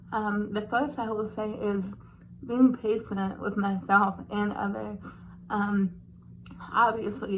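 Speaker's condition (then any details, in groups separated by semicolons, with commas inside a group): Cerebral palsy; since birth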